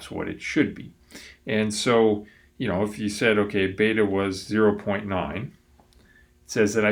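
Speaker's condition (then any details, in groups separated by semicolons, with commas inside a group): No condition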